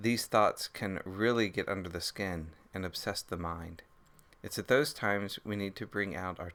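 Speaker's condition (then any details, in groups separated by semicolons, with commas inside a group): No condition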